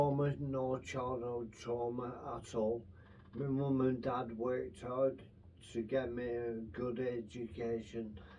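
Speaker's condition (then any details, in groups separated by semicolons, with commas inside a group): Brain infection with surgery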